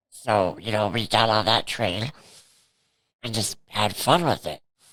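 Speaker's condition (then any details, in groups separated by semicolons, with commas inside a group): Cerebral palsy; present from birth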